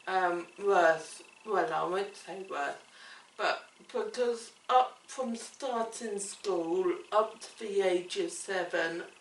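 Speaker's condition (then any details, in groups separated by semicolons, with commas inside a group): Cerebellar ataxia; affects coordination, speech and swallowing, curvature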